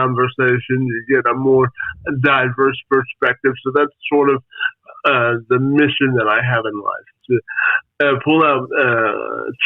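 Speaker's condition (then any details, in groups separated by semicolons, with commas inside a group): Spastic quadriplegic cerebral palsy; age 32, medical options exhausted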